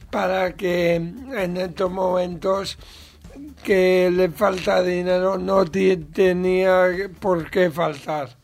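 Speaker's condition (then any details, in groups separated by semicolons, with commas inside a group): Cerebral palsy; present from birth, brain damage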